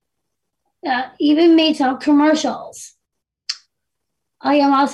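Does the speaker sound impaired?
Yes: Down syndrome; delivering live talk with slides; voice donated to Google project understood to train Google personal assistants to recognize diverse speakers.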